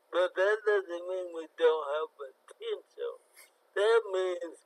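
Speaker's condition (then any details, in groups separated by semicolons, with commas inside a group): Cerebral palsy; from birth, born very premature, affects fine motor skills, cognition unaffected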